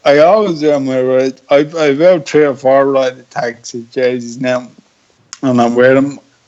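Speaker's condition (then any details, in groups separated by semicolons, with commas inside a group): Ataxia; speech affected, must concentrate to speak clearly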